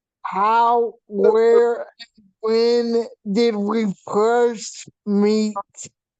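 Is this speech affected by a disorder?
Yes: hydrocephalus with shunt failure.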